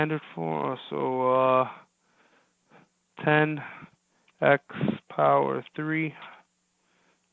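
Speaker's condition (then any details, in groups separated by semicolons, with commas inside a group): No condition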